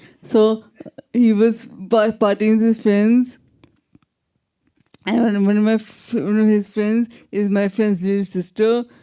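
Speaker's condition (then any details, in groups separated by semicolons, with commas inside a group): Traumatic brain injury, severe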